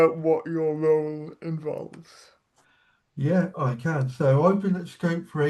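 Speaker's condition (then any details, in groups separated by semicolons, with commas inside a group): Cerebral palsy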